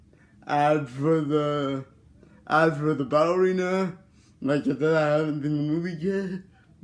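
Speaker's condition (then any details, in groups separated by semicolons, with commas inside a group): Cerebral palsy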